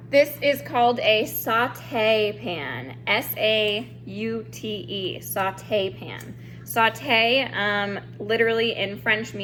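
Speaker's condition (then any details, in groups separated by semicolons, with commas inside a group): No condition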